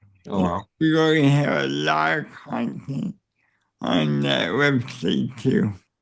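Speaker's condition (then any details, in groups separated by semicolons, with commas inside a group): Cerebral palsy; neck surgery went badly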